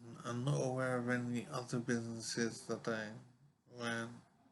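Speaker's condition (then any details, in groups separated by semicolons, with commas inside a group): Brain injury; severe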